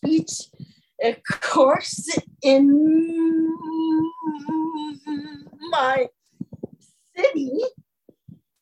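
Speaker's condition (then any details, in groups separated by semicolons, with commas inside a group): Stuttering; prolonged sounds, blocks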